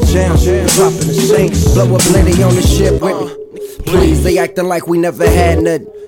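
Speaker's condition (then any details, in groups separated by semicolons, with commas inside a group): No condition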